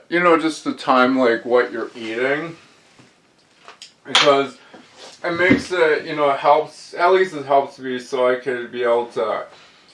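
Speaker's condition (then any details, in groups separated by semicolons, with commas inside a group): No condition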